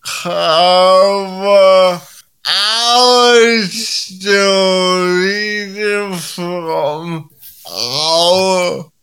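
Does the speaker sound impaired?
Yes: cerebral palsy; present from birth, linked to preeclampsia at birth.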